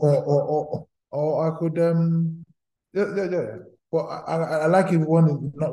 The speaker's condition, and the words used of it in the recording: Aphasia. Some other times it was very hard. So it depends on what happens on that day.